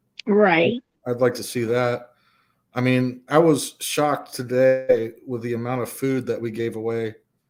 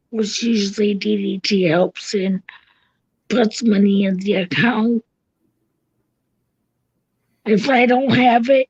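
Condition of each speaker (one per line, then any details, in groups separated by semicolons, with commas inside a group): No condition
Cerebral palsy; affects walking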